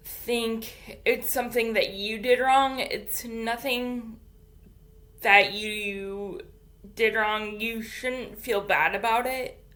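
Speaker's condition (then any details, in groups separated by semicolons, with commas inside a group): Cerebral palsy; infant ventilator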